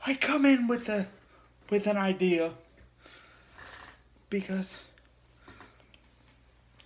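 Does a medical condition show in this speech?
Yes: cerebral palsy.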